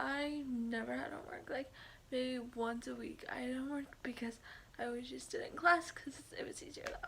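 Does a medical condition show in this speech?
Yes: cerebral palsy.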